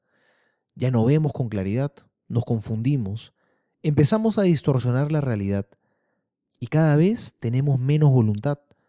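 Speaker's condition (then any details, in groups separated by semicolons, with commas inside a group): No condition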